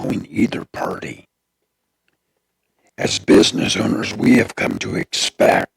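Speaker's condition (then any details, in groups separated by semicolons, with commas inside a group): Throat cancer; raspy voice, speaks slightly different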